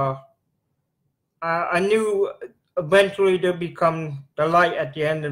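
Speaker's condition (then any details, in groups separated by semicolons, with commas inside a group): Cerebral palsy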